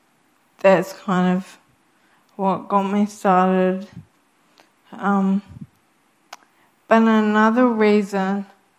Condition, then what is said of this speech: Ataxia. Condition, if I quiet then I can't speak.